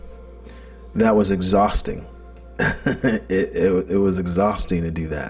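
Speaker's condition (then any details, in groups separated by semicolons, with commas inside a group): No condition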